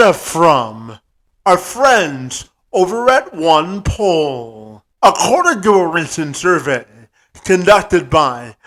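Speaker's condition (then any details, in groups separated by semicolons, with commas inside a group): Cerebral palsy; present from birth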